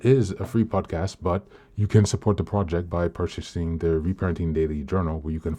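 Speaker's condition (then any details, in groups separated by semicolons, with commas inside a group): No condition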